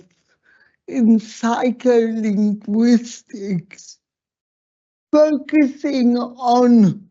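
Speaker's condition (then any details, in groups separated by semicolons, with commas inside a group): Slurred speech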